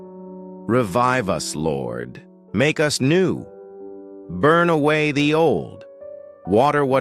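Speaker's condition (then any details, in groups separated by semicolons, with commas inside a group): No condition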